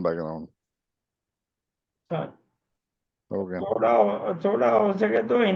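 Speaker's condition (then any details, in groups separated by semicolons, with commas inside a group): ALS; speech improved a little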